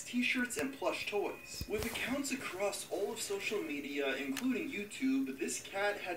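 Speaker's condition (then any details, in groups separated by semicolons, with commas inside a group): No condition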